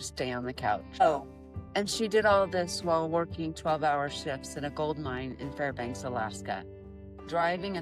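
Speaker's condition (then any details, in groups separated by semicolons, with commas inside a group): No condition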